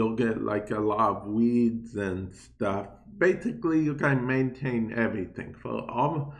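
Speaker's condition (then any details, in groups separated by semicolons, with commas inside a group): Cerebral palsy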